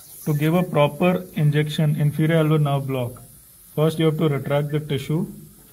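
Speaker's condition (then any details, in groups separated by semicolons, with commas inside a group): No condition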